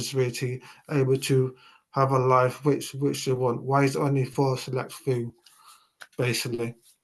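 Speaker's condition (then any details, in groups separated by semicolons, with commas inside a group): No condition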